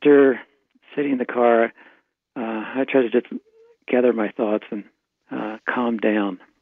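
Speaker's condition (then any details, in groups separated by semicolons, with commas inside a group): Parkinson's disease; right hand tremor at onset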